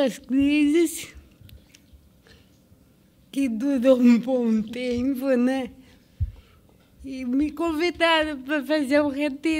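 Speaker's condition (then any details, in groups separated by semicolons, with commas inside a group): Cerebral palsy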